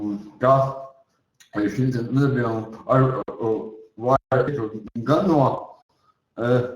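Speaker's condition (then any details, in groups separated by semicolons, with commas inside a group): Cerebral palsy; since birth; speech not very clear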